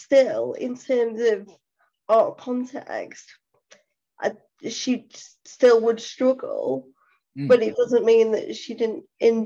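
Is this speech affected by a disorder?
Yes: cerebral palsy; full-time wheelchair user.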